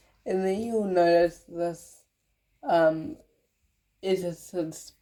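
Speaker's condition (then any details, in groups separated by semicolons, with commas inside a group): Cerebral palsy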